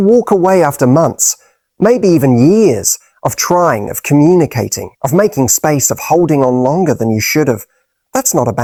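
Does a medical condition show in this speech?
No.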